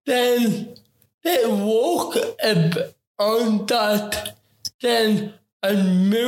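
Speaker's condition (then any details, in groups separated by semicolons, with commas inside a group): Ataxic cerebral palsy; affects talking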